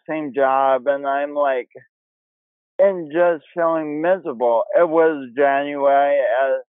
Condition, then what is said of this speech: Cerebral palsy. And he does it with a pronounced speech impediment.